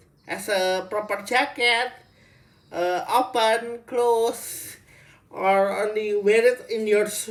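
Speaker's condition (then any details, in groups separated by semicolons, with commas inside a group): Cerebral palsy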